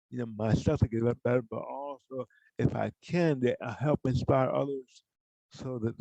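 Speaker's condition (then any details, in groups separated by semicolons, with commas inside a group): Cerebral palsy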